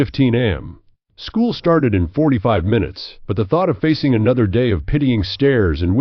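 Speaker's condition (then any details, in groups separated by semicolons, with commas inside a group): No condition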